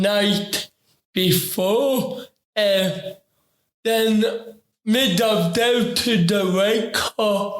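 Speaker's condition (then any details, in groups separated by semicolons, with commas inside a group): Ataxic cerebral palsy; affects talking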